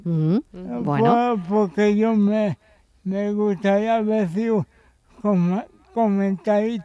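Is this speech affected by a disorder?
Yes: cerebral palsy; extra support for daily living since birth, Aspace Sevilla day centre for stimulation; needs ongoing support, helped daily by sister and Aspace Sevilla association.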